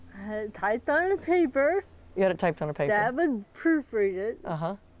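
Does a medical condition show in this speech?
Yes: athetoid cerebral palsy; athetoid quadriplegia, GMFCS level 3/4; moderate to severe, walker, daily power wheelchair; speech can be hard to understand.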